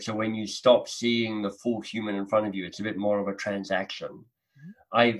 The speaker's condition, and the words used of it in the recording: Cleft palate. But one of the things that people will already hear in my voice is I have a slight speech disability, and that's because I have a cleft lip and palate.